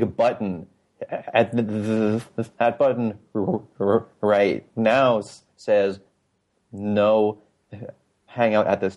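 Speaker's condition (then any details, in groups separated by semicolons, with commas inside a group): Stuttering; talks more freely about and advertises stuttering, less ashamed since joining Stutter Social hangouts; repeated sounds, prolonged sounds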